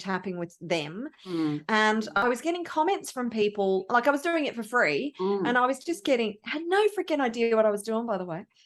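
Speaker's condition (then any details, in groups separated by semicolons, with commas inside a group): No condition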